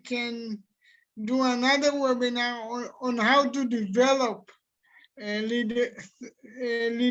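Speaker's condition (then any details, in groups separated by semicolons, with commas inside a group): Cerebral palsy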